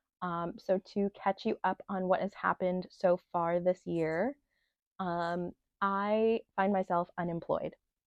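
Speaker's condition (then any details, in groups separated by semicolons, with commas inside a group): No condition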